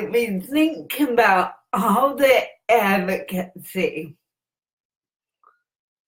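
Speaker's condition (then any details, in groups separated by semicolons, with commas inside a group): Cerebral palsy; noticeably affected speech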